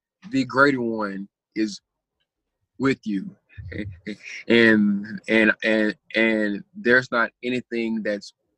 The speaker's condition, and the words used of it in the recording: Stuttering. I grew up having a stuttering problem, as you can hear.